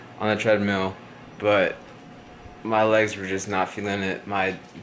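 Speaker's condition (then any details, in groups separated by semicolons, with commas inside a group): No condition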